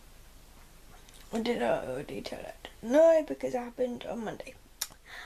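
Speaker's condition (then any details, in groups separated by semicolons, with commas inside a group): Cerebral palsy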